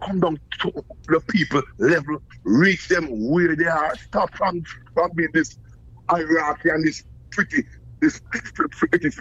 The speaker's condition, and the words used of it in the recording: Stuttering. I say, boy, no man, I stammer me can't.